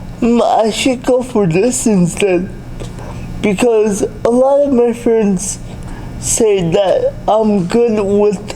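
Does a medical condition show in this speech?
Yes: cerebral palsy; able to speak.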